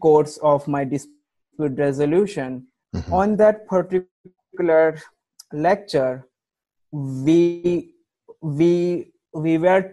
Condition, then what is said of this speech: Stuttering. So this is not just you're managing it to help you not stutter, but you feel transformed, like you're a new person.